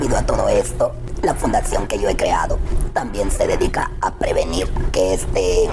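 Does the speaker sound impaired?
Yes: total laryngectomy; total laryngectomy for laryngeal cancer, larynx and vocal cords removed, lost taste and smell; laryngeal cancer survivor; lost natural voice, uses effortful esophageal voice via esophagus and diaphragm, understandable, soft and hoarse.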